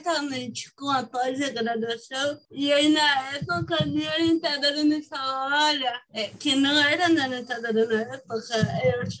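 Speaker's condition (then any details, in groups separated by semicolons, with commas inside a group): Cerebral palsy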